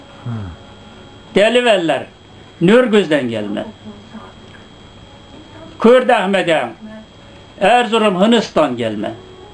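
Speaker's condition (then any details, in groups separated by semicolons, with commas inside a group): No condition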